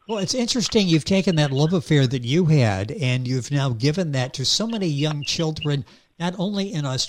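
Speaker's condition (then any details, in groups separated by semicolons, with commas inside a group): No condition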